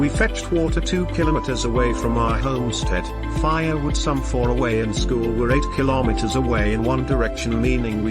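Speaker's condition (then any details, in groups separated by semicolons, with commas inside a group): No condition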